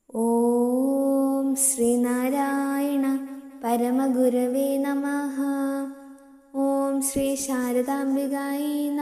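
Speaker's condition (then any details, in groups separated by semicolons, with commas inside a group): No condition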